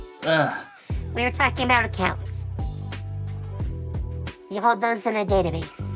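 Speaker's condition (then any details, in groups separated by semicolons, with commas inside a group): No condition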